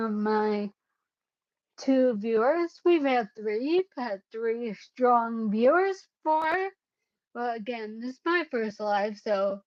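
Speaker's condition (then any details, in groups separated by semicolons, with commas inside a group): Cerebellar ataxia; caused by brain bleed, unsteady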